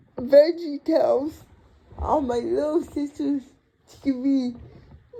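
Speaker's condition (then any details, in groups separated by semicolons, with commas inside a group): Cerebral palsy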